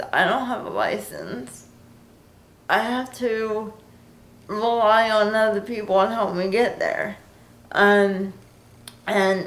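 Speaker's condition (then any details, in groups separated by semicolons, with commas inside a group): Cerebral palsy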